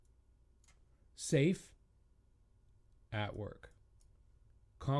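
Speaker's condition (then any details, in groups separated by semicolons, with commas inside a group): No condition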